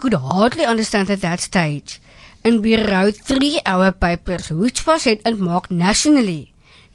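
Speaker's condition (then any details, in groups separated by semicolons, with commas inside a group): Down syndrome; trisomy 21, present from birth in Bloemfontein, no speech therapy or physiotherapy in infancy, stimulated by mother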